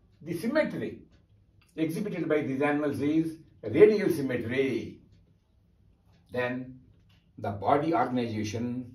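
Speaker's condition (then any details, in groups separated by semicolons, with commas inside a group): No condition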